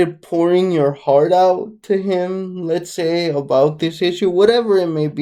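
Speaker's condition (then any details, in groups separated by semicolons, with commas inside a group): Cerebral palsy, mixed, mild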